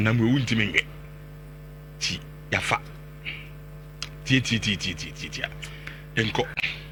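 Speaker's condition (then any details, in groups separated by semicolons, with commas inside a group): No condition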